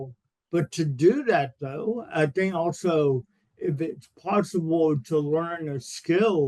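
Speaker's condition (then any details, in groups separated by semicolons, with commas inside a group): Cerebral palsy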